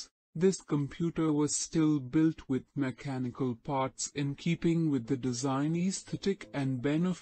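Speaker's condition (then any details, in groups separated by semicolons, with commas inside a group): No condition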